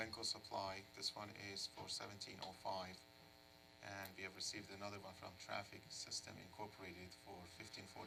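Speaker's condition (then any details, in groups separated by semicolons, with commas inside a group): No condition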